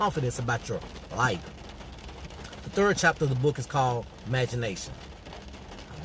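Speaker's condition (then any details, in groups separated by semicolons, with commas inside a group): No condition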